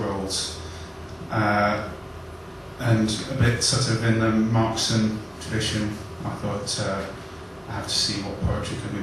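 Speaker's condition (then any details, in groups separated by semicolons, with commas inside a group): No condition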